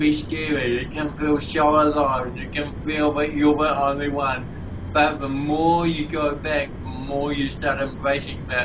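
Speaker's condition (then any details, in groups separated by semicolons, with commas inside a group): Cerebral palsy; voice slightly shaky, talking a major challenge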